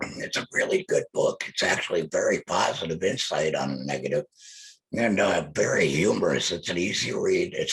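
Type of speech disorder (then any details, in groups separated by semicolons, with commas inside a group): Electrolarynx speech; laryngectomy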